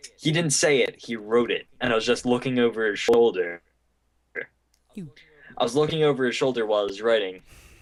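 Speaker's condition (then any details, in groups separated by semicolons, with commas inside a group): No condition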